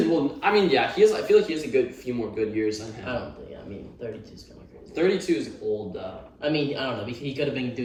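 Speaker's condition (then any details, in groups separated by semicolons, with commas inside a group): No condition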